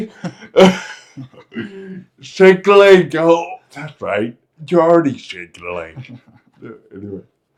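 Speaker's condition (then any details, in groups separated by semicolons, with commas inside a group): Friedreich's ataxia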